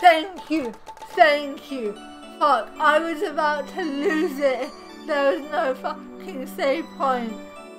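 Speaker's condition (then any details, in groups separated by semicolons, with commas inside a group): Cerebral palsy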